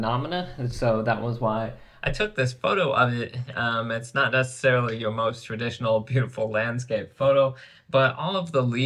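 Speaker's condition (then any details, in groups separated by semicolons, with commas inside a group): No condition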